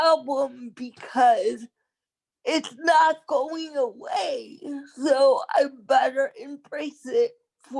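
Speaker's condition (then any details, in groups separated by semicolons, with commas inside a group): Cerebral palsy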